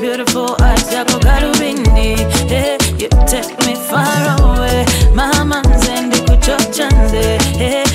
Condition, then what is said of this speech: None; typical speech.